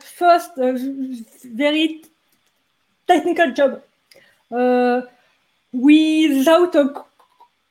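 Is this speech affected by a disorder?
Yes: stuttering; led to rejection from computer science master's program; here prolonged sounds.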